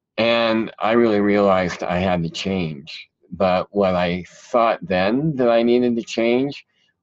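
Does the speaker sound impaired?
Yes: cleft palate; present since childhood.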